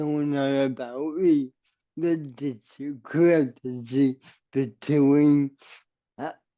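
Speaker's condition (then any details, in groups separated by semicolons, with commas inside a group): Cerebral palsy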